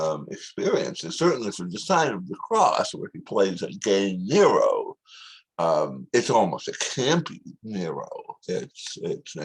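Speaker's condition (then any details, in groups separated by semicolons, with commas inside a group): Tongue cancer surgery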